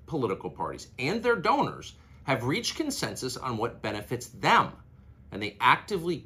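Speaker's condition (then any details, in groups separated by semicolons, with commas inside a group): No condition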